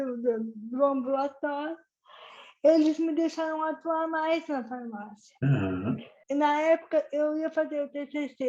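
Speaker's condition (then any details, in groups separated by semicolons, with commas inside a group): Cerebral palsy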